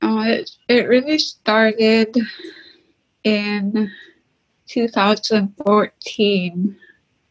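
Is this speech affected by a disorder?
Yes: tracheostomy; facial disfigurement from gunshot wound in suicide attempt at 16, mask worn over 20 years; still has tracheostomy tube, makes running very difficult, once ice plug in tube mid-run.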